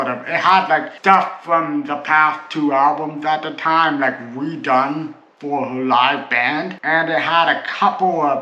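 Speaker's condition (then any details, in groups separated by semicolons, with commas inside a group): Cerebral palsy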